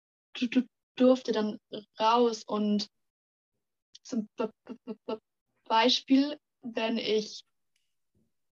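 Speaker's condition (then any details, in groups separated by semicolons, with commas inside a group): Stuttering; stuttering since kindergarten age, many logopedists and speech therapists, stuttering therapy groups with other stutterers; 18 years old, fighting stuttering less with pressure and resistance; part-word and word repetitions, we wegzulaufen; repeated sounds, prolonged sounds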